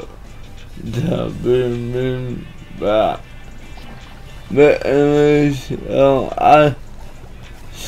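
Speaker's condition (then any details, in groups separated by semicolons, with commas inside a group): Cerebral palsy; one hand affected; atypical speech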